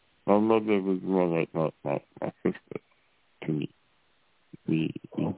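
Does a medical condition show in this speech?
Yes: muscular dystrophy; tracheostomy to aid breathing about 38 years ago, after life support.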